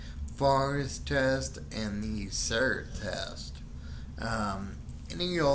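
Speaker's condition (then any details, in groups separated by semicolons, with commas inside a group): Friedreich's ataxia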